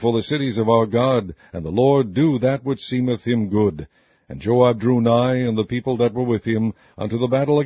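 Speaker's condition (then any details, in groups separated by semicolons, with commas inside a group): No condition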